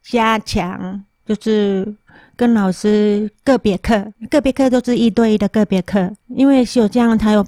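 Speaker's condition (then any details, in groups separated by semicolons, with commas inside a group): Moderate-to-severe hearing loss; then only sees lips moving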